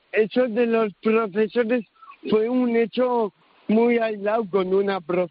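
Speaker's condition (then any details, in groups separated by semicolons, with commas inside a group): Cerebral palsy; diagnosed years later after MRI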